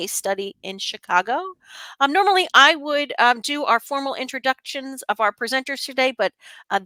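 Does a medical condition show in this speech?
No.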